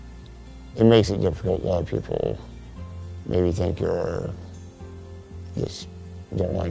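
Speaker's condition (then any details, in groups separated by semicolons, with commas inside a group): Spinal muscular atrophy; affects lungs; cannot speak loudly due to weak lungs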